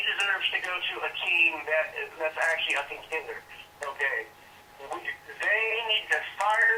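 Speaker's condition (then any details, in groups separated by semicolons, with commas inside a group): No condition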